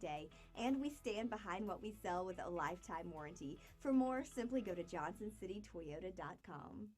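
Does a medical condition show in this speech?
No.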